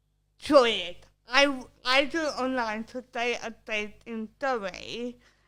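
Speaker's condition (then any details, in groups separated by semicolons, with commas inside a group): Cerebral palsy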